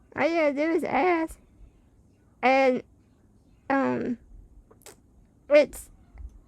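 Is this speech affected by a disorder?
Yes: spinal muscular atrophy type 2.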